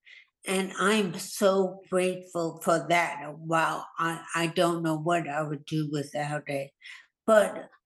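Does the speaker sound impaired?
Yes: hemorrhagic stroke; trouble putting thoughts into language, brain works faster than tongue, hard getting words out quickly.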